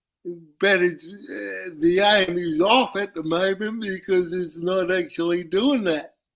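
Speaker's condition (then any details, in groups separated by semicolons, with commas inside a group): Cerebral palsy; uses wheelchair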